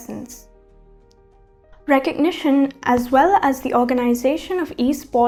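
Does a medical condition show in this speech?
No.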